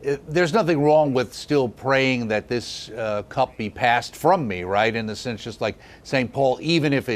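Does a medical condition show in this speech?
No.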